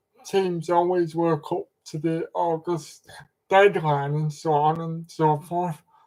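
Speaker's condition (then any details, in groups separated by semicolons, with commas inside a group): Cerebral palsy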